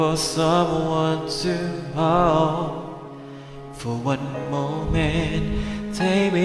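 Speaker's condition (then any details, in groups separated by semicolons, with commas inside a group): No condition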